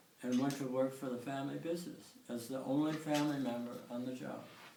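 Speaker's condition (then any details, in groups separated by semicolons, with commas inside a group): Tongue cancer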